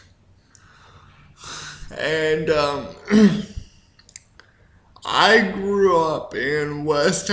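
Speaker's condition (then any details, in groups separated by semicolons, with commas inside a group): Cerebral palsy; speaks slower at times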